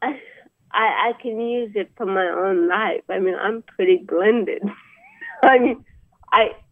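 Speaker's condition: Cerebral palsy; about 63 years old

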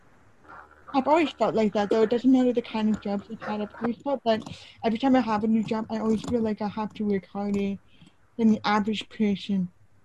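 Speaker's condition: Deaf / hard of hearing, congenital; hard of hearing or deaf since birth; cannot hear anybody during COVID

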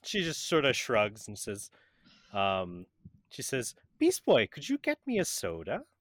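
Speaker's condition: No condition

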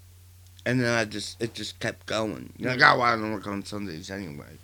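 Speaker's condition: Partial glossectomy for tongue cancer, partial, 40% of right tongue; tracheotomy

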